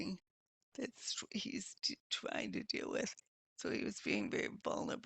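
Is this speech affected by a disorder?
Yes: multiple sclerosis; progressive form.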